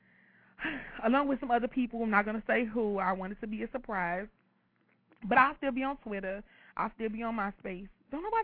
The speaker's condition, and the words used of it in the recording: None; typical speech.